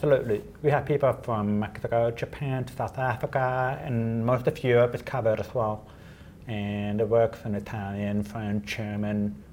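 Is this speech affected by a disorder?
Yes: deafness; unable to make phone calls unaided; uses Roger Voice app captioning phone calls instantly.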